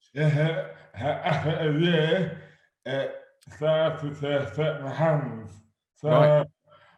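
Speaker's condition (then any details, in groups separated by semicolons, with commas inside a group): Dystonia; affects hands and speech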